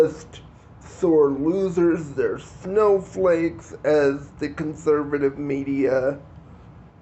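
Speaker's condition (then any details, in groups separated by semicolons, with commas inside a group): Cerebral palsy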